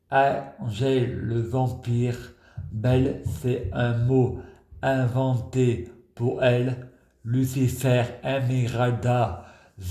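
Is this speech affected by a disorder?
Yes: multiple sclerosis.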